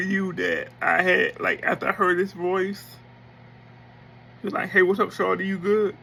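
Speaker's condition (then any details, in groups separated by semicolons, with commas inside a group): Cerebral palsy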